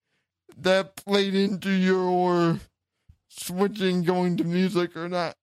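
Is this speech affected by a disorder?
Yes: cerebral palsy; since childhood.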